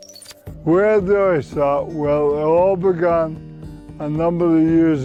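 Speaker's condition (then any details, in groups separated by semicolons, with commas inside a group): Motor neuron disease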